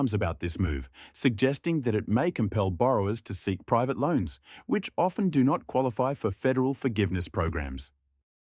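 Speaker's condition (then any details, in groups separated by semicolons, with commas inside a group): No condition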